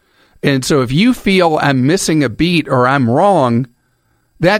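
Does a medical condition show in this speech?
No.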